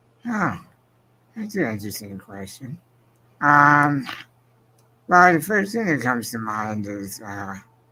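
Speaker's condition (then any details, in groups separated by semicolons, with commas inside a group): Spinal muscular atrophy; progressive, wheelchair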